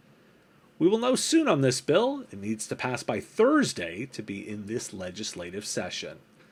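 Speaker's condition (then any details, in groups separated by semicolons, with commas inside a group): No condition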